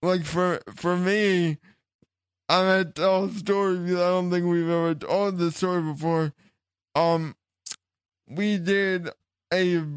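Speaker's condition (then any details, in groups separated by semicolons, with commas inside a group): Cerebral palsy; wheelchair user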